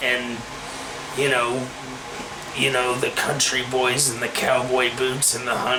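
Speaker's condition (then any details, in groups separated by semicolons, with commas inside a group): Cerebral palsy; takes medication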